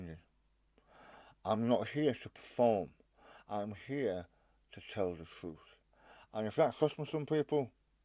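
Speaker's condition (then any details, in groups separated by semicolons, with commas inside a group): Stage 4 tongue cancer, hemiglossectomy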